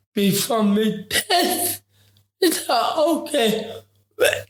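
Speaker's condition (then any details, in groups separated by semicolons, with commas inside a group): Ataxic cerebral palsy; affects talking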